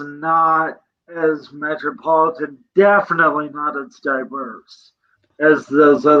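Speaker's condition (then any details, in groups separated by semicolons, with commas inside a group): Cerebral palsy; present from birth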